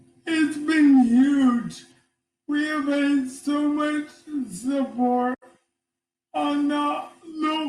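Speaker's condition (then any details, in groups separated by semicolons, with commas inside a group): ALS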